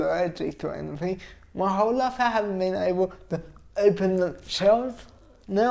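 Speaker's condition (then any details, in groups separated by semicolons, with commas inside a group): Cerebral palsy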